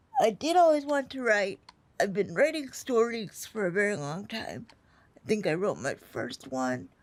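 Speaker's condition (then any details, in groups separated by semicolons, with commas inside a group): Spastic quadriplegic cerebral palsy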